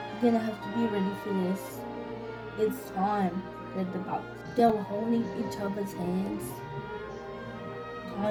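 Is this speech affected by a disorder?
Yes: cerebral palsy.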